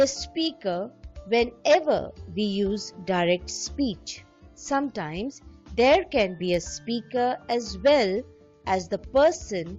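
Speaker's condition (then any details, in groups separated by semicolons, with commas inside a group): No condition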